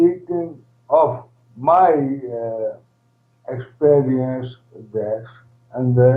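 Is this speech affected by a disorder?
Yes: ALS, primary lateral sclerosis, PLS.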